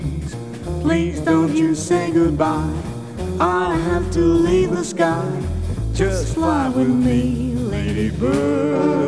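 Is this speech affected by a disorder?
No.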